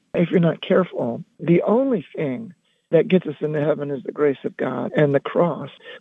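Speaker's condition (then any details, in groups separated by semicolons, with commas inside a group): Loss of singing voice; lost singing voice around 2006-2007 after about 16-17 years as band vocalist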